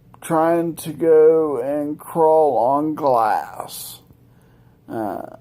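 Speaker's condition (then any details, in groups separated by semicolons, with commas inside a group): Multiple sclerosis; slight voice scratchiness, very tired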